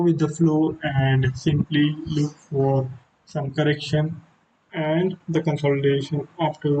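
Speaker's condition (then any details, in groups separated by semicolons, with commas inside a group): No condition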